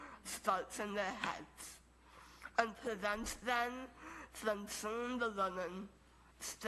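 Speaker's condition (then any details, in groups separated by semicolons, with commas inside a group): Moebius syndrome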